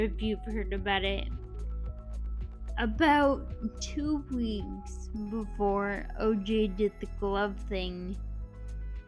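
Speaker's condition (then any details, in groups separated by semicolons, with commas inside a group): Friedreich's ataxia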